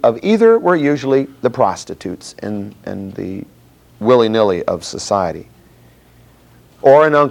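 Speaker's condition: No condition

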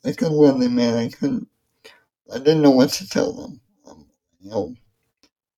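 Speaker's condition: ALS; ALS diagnosed at age 27, gradual changes before diagnosis, nervous system disease weakening muscles; 10 years since diagnosis, in second decade, slowly and gradually worn down; speech affected, mouth function impaired, affects reading aloud

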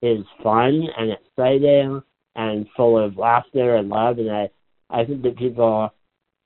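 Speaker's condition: Spinal muscular atrophy; progressive muscle weakness with age, wheelchair user

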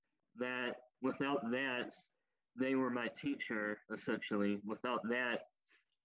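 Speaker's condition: Cleft lip and palate, popliteal pterygium syndrome; malformed legs

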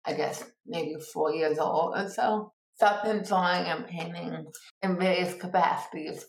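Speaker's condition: Cerebral palsy; from birth

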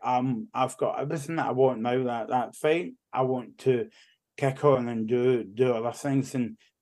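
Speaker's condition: Cerebral palsy; cerebral palsy affecting right side

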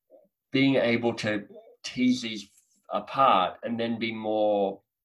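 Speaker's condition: Cleft lip and palate, mild

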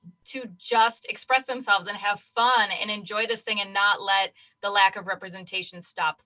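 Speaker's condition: No condition

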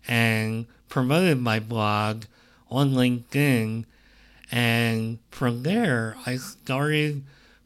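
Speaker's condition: Cleft lip and palate; congenital cleft lip and palate, present since birth

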